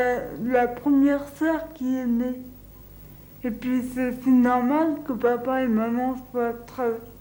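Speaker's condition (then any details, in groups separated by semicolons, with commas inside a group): Cerebral palsy; worked hard on intelligibility, improved over time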